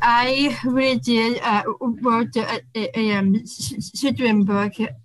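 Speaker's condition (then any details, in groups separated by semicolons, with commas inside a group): Down syndrome; congenital, hypotonia at birth, diagnosed hours after birth, high marker on alpha fetoprotein test at 16 weeks; stutter, brought out by anxiety, learned to control stutter for public speaking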